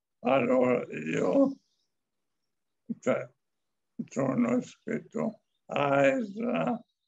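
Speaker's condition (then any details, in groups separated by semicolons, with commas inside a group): Amyotrophic lateral sclerosis; still speaks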